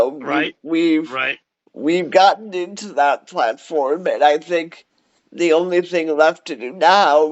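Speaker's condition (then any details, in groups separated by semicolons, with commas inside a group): Cerebral palsy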